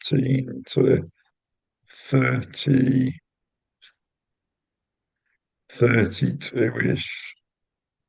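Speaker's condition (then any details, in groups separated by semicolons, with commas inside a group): Cerebral palsy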